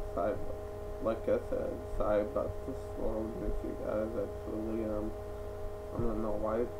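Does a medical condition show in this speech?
Yes: cerebral palsy.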